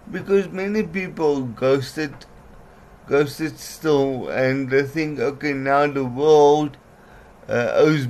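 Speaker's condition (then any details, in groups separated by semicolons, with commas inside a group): Cerebral palsy; certain letters flat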